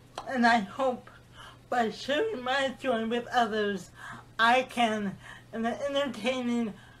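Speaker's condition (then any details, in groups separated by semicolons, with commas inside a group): Cerebral palsy; diagnosed around age 2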